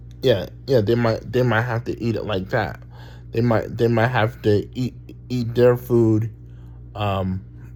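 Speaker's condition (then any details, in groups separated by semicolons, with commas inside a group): Cerebral palsy; talks very well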